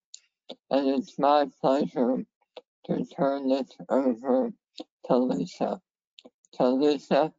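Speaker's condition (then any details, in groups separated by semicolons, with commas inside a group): Head and neck cancer; left vagus nerve severed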